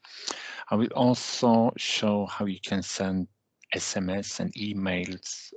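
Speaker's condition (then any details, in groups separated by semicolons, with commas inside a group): No condition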